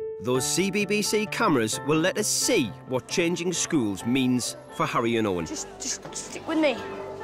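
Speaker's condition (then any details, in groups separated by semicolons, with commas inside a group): No condition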